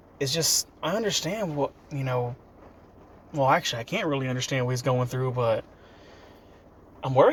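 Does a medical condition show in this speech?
No.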